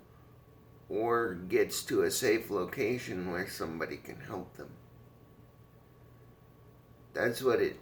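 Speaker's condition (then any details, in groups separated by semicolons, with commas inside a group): Cerebral palsy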